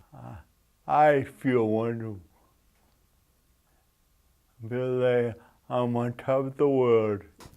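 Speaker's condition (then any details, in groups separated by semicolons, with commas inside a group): Brain injury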